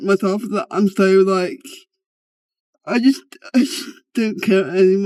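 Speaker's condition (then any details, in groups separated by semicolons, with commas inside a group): Cerebral palsy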